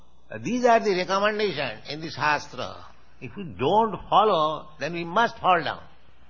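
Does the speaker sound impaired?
No.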